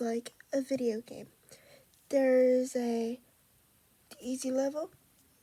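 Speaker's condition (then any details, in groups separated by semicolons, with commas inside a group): Cerebral palsy; unable to walk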